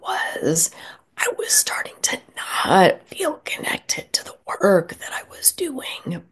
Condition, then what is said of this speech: Spasmodic dysphonia. And when I'm at my worst, where you can't even hear me, it is almost impossible to talk and breathe.